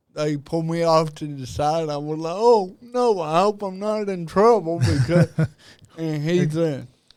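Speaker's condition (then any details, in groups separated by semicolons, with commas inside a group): Cerebral palsy; diagnosed at about age two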